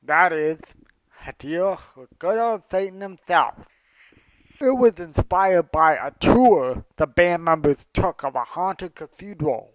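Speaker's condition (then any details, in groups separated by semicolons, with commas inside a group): Cerebral palsy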